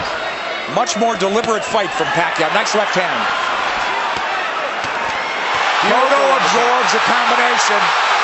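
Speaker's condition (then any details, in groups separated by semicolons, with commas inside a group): No condition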